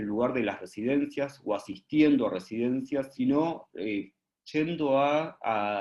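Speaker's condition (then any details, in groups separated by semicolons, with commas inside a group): No condition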